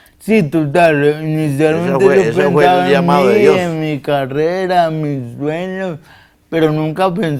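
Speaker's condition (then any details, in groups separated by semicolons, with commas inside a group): Cerebral palsy; difficulty speaking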